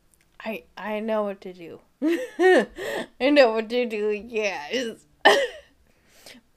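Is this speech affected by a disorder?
Yes: Friedreich's ataxia; diagnosed at age 8, spinal fusion at 17, wheelchair user, legs do not work, rapid side-to-side eye movements; about 24 years since diagnosis, age 32; spits when talking or laughing.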